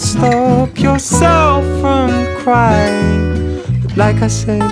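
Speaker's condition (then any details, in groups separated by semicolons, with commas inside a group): No condition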